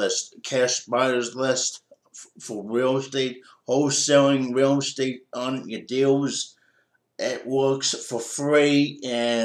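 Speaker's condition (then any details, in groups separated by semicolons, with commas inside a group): Cerebral palsy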